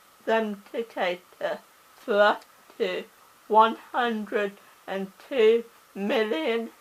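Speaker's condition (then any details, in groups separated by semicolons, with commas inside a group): Cerebral palsy; oxygen starvation at birth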